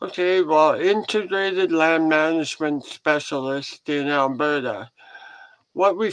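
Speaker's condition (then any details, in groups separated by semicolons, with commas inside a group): Head and neck cancer surgery; large tumor removed from side of neck, reconstructive surgery, crooked head since; ongoing throat challenges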